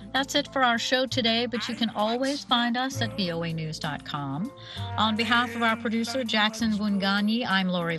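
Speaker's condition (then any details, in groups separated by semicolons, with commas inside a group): No condition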